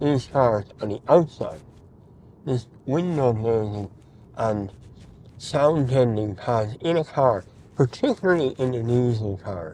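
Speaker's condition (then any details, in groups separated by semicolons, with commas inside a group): Mouth cancer surgery; speech varies, may sound totally different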